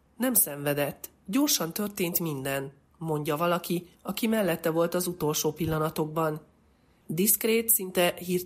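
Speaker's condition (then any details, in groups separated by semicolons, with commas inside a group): No condition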